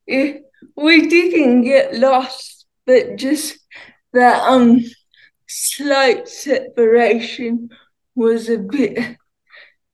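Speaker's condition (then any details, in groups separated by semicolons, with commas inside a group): Cerebral palsy, ataxia; mostly uses wheelchair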